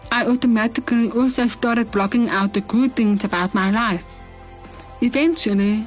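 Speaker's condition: Hearing loss with cochlear implants, severe; 97% hearing loss, struggled to understand in hearing school growing up; cochlear implants for 6 years, hearing brought up to 80%; learned early to speak like hearing person, mother bonita drew out language, not natural

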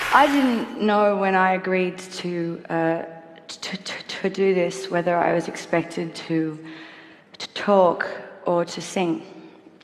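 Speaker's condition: Stutter; stutter since childhood, ongoing at 28, much therapy including smooth speech, singing used as treatment when younger; stutter persists in adulthood, dreads public speaking; names and proper nouns worst, hesitation before names, avoids 'st', last-minute word swaps, fluent only singing; repeated sounds, prolonged sounds

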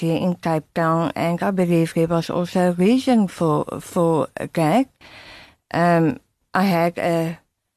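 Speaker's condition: Tongue removal for cancer; relearned speaking from scratch with speech therapist, could not speak after surgery, remaining tongue enables swallowing

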